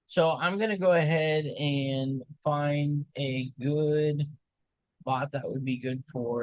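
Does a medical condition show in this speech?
No.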